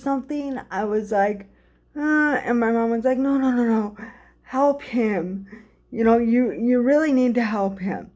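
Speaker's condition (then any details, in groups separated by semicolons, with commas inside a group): Cerebral palsy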